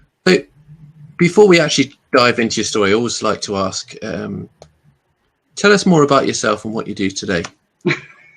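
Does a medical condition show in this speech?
No.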